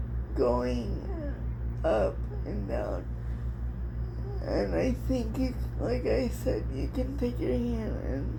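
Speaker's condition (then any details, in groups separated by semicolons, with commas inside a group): Cerebral palsy; speech somewhat affected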